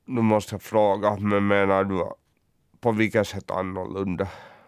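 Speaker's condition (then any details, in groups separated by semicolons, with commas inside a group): Cerebral palsy; uses wheelchair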